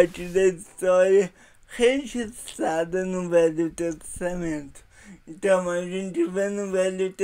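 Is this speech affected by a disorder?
Yes: paralysis.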